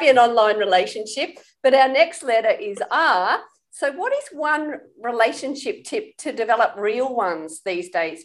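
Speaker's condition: No condition

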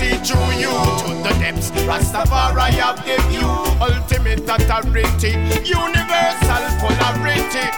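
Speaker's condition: No condition

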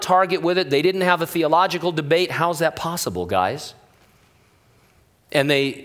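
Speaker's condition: No condition

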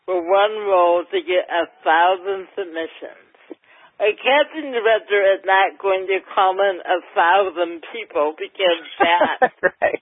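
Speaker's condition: Cerebral palsy, mild; mildly affects speech

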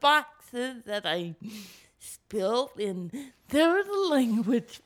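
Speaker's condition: Cerebral palsy; wiggles a lot, falls at times

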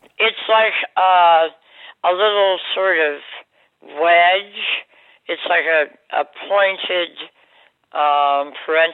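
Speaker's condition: Oral cancer surgery, jaw removal

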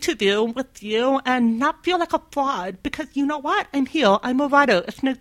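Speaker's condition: Deafness; hears about 50% of average

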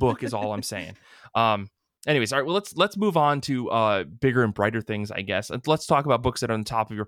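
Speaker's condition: No condition

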